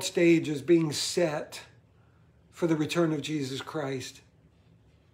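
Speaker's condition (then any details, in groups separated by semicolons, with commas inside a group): No condition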